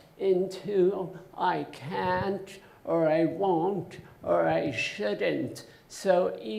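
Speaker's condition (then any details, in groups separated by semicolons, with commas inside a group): Essential tremor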